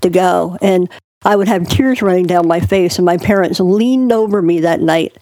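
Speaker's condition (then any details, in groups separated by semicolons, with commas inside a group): Cleft palate; unable to speak as young child due to palate hole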